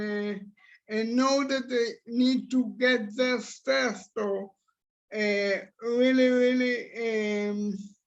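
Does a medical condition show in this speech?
Yes: cerebral palsy.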